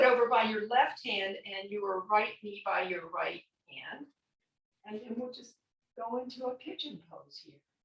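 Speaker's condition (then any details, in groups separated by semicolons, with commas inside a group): No condition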